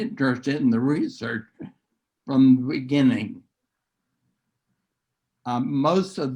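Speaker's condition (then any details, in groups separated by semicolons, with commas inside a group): Neurological disease; speech affected, trouble speaking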